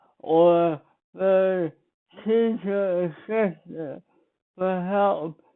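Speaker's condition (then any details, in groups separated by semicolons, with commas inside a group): Speech impairment after birth surgery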